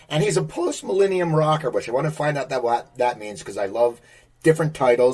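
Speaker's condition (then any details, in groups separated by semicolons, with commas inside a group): No condition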